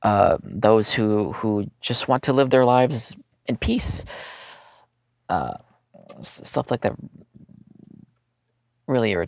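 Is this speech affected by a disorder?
Yes: stuttering; lifelong stutter; little speaking practice over last few years, out of practice, brain fuzzy at times; pauses, not fluent, stumbles, easier speaking alone, soft melodic voice, not gruff, podcast as speaking practice; here repeated sounds, blocks.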